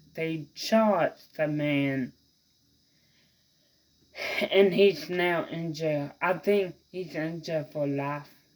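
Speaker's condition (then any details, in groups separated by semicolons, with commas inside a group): Mild cerebral palsy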